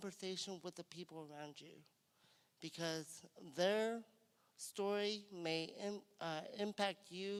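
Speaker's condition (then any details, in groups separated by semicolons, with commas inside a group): Cerebral palsy; cerebral palsy, from birth; diagnosed at 45 days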